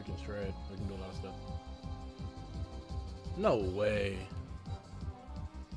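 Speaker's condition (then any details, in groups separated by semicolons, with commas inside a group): No condition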